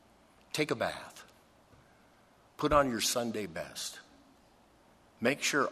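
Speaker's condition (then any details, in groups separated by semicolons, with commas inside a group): No condition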